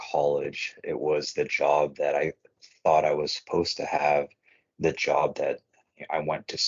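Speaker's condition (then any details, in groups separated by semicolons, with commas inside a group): No condition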